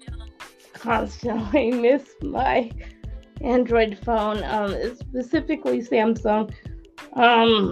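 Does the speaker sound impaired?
Yes: cerebral palsy; from birth, oxygen lack caused brain damage, quadriplegic, uses head or mouth, power chair, Puffin Bluetooth mouse; speaks, controls whole iPhone by iOS voice control, Google Android voice recognition understands better than iOS.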